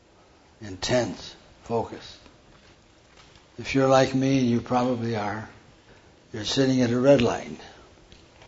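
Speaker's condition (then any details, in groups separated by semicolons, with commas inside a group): Parkinson's; hand tremor during talk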